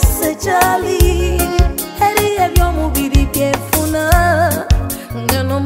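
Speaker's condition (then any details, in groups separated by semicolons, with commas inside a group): No condition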